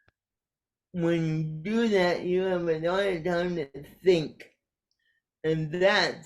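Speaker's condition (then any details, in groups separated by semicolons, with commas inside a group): Cerebral palsy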